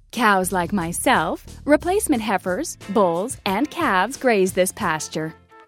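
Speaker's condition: No condition

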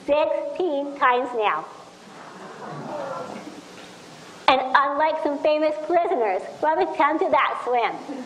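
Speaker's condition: Down syndrome; extra chromosome; speech problems

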